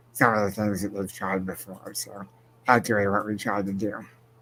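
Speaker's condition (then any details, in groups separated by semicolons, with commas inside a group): Spinal muscular atrophy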